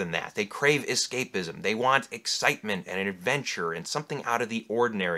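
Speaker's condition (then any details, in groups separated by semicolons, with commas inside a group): No condition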